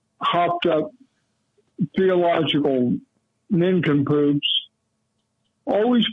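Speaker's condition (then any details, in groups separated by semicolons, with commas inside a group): Cerebral palsy; lifelong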